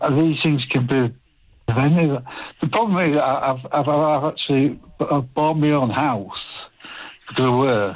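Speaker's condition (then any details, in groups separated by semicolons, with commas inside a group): Parkinson's disease; DBS implant, DBS surgery couple of years ago, worsening over last 18 months; symptoms much better since surgery, frequent falls, very poor balance, repeated hospital visits after falls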